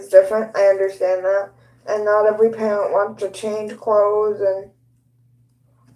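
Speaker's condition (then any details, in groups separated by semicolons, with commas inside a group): Cerebral palsy; both hands affected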